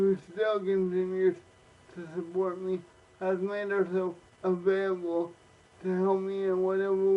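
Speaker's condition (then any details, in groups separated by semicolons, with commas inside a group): Cerebral palsy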